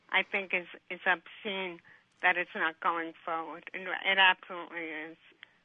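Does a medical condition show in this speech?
Yes: motor neuron disease.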